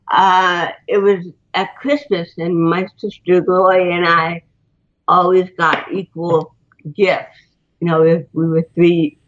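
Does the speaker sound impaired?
Yes: cerebral palsy; botox.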